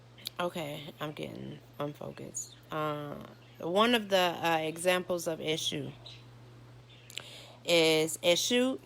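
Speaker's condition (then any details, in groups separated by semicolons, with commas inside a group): No condition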